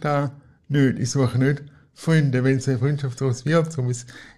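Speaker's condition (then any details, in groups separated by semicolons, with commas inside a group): Cerebral palsy; wheelchair user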